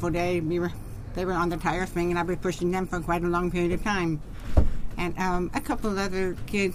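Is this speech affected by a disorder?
Yes: profound deafness; genetic auditory nerve damage, born hearing or hard of hearing, profoundly deaf by age five; cochlear implants a couple years ago, bypass damaged nerve, formerly hearing aids, groups still hard; deaf voice, sounds different, sometimes taken for German accent, once reported as drunk slurring.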